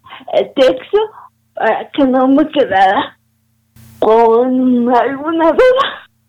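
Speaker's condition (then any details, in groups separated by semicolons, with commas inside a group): Cerebral palsy; some difficulty speaking, able to speak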